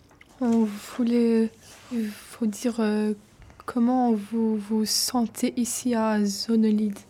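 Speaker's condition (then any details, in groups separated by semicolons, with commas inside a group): Stuttering; sudden onset overnight, about 4 years ago; improved since starting secondary school last year; self-described problem with speaking; prolonged sounds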